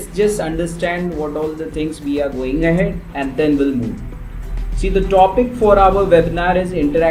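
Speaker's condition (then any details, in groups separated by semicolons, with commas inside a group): No condition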